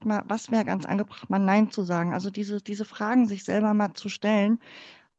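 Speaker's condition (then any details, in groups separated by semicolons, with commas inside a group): Cleft palate; born in former GDR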